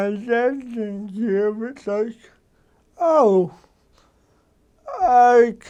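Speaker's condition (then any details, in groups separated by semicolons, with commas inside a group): Cerebral palsy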